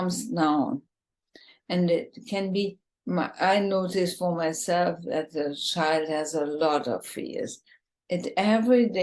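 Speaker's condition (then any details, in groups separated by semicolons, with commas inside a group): ALS, bulbar form, bulbar onset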